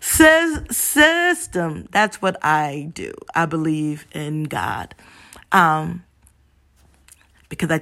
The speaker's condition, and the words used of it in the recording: Stuttering. Yes, it is 6 o'clock in the morning, so my voice is a little groggily, but it's okay